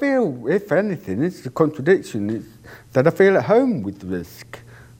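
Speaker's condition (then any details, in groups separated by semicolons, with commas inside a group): Deafness; cannot hear own voice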